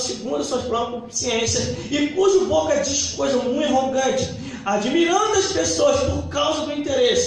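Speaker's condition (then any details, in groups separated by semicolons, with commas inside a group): No condition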